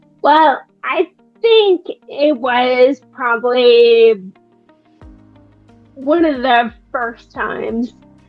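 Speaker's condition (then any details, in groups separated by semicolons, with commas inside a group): Friedreich's ataxia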